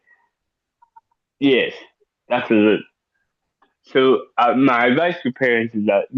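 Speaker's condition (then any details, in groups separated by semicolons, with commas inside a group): Cerebral palsy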